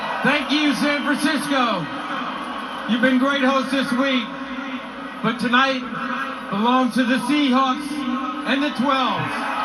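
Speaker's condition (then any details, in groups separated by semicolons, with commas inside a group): No condition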